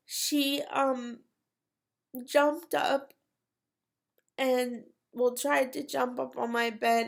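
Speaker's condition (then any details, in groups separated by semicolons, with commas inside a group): Cerebral palsy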